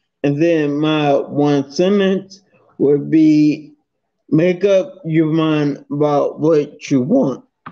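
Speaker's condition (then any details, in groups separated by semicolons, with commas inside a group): Multiple sclerosis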